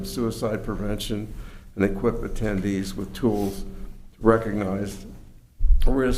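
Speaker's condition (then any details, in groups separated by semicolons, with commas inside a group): No condition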